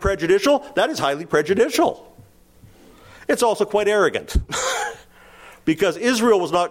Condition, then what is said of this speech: None; typical speech.